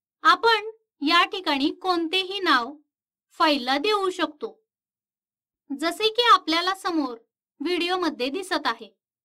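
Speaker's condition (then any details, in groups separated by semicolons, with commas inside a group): No condition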